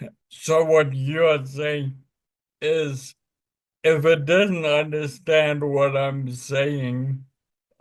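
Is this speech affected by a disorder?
Yes: Friedreich's ataxia; spasticity.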